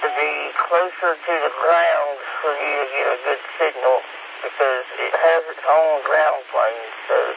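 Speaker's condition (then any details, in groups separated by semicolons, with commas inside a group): Speech impediment; long hard battle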